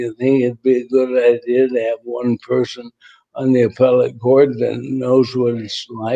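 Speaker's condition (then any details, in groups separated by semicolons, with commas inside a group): ALS; voice tires, needs rest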